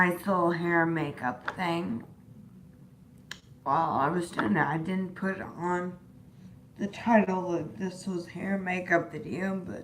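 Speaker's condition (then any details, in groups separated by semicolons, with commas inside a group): Disability causing slurred speech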